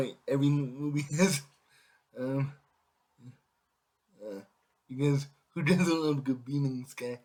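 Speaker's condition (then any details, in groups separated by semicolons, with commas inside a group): Cerebral palsy; able to speak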